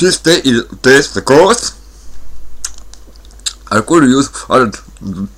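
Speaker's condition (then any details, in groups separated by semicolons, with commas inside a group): Cerebral palsy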